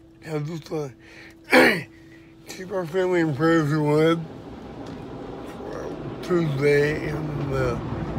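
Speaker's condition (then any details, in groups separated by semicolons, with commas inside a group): Dystonia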